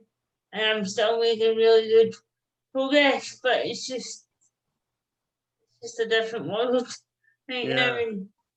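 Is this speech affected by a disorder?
Yes: cerebral palsy.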